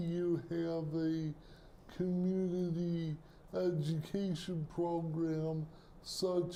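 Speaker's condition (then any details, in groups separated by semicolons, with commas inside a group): Cerebral palsy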